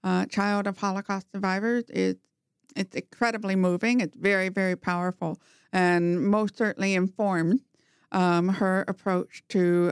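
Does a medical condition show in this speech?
Yes: profound hearing loss, congenital, bilateral; wears hearing aid in right ear, used captioning and FM receiver in law school.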